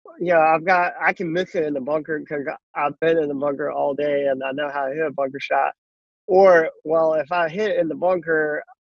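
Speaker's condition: Cleft lip and palate; congenital cleft lip and palate, possibly radiation-related, hole in mouth, could not eat, 23 surgeries, born with one arm

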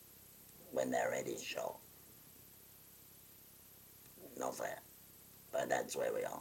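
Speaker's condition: Total laryngectomy; stage 4 laryngeal cancer, total laryngectomy by Mr. Tagar, head and neck chemoradiotherapy, one-ear deafness, anosmia; voice valve speech, leaks leave no voice, electrolarynx backup, not heard in groups, swallow about 10%

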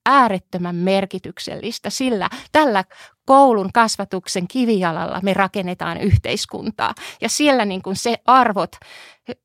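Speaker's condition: No condition

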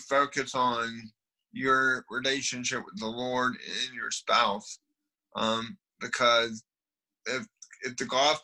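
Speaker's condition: Cerebral palsy; cerebral palsy since birth

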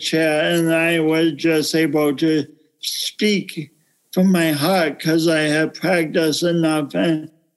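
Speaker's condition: Cerebral palsy; from birth, oxygen loss from prolapsed kinked umbilical cord, coordination differences, unique walking style; pronounced speech impediment, speech therapy, OT and PT in childhood in the 80s

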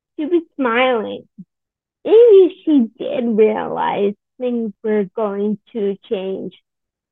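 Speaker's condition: Friedreich's ataxia; unclear whether from Friedreich's ataxia or multiple sclerosis

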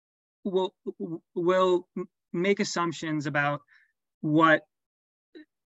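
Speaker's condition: Stuttering; developmental stuttering, onset at age 7 just before first grade, extended family history; age 24, about 17 years since onset, no longer afraid of stuttering; still stutters, grew more prominent in childhood, formerly avoided speaking, past fluency-technique therapy with breathing, later acceptance therapy with Josh, tried psychiatrist-prescribed stuttering medication; repeated sounds

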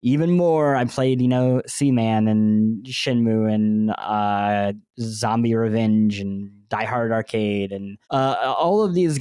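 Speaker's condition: Cleft lip and palate; bandaged

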